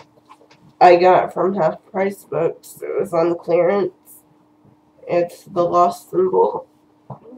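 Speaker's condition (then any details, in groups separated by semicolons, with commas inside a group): Cerebral palsy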